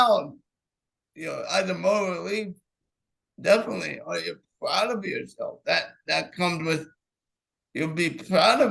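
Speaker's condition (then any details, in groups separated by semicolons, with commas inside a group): Cerebral palsy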